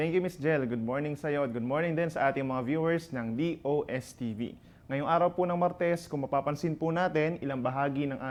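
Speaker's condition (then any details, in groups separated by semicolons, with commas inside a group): No condition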